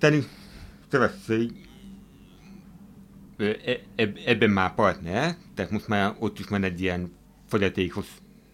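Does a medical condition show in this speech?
Yes: hearing impairment.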